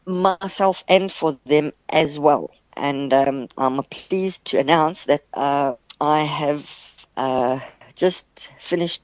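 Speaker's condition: Stutter; stutter developed in childhood with onset of depression, caused by depression, quite bad; quite a bad stutter earlier, now almost not noticeable; prolonged sounds

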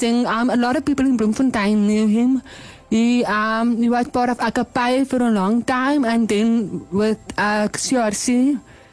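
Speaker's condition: Hearing loss; learned early to speak like hearing person, mother bonita drew out language, not natural

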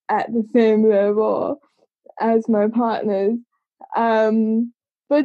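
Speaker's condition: Cerebral palsy; congenital, from birth, age 25

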